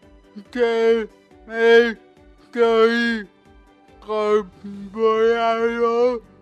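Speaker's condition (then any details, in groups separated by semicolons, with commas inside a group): Cerebral palsy; cerebral palsy since birth; short replies, host repeats and checks words, 'parálisis cerebral' came out unclear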